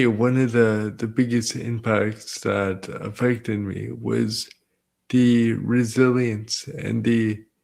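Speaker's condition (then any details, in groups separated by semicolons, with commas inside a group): Cerebral palsy; present from birth; manual wheelchair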